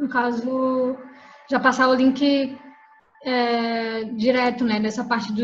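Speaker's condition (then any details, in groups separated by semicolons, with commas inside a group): No condition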